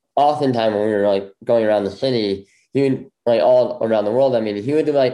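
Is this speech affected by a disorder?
Yes: bilateral cleft lip; congenital bilateral.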